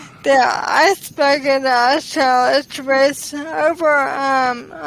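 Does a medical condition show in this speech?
Yes: ALS.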